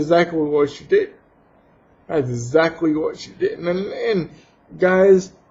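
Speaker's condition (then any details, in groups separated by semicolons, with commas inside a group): Cerebral palsy; has had surgery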